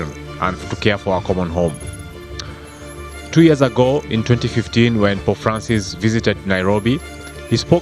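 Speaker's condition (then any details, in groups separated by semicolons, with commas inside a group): No condition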